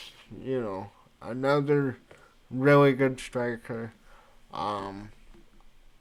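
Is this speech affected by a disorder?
Yes: cerebral palsy.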